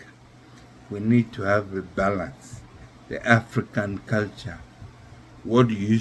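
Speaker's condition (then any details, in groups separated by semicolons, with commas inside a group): Neurological disease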